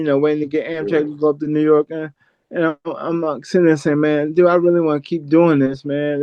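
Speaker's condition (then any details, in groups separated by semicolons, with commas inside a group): Cerebral palsy; from birth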